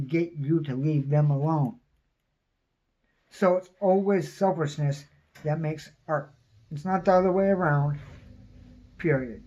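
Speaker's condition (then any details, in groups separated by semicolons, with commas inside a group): Cerebral palsy; mild; speech somewhat unclear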